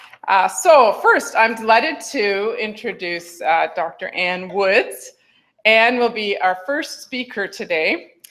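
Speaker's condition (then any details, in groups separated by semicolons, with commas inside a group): No condition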